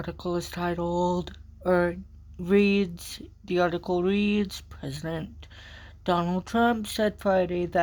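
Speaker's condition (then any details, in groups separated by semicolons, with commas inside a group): Cerebral palsy; from birth, walks with walker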